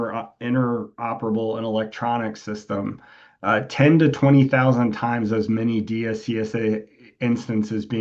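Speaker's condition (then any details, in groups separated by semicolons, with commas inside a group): No condition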